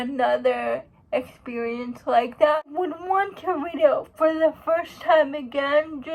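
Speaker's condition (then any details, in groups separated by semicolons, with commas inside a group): Cerebral palsy; uses wheelchair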